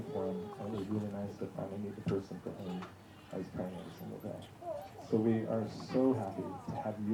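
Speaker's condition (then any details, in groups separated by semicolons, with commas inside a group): No condition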